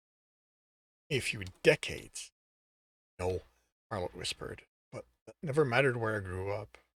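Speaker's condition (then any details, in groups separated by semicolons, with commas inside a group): No condition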